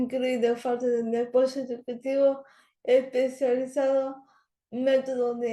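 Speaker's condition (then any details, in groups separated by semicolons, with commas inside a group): Cerebral palsy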